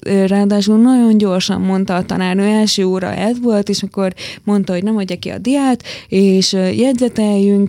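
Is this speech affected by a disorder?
Yes: hearing loss; hard of hearing, likely from birth, detected at age five, first hearing aid at five; hearing aids in both ears, relies on lip-reading, unaided hears almost nothing beyond one meter; quiet child, started speaking late, recited nursery rhymes poorly in kindergarten.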